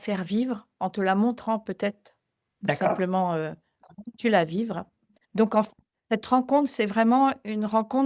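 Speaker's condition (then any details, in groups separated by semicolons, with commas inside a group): No condition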